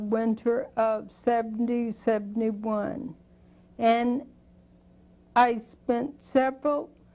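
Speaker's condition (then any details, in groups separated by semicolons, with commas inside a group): Spinocerebellar degeneration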